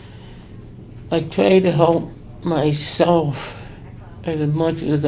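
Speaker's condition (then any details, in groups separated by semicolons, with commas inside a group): Traumatic brain injury; struggles to tell story, hard to tie together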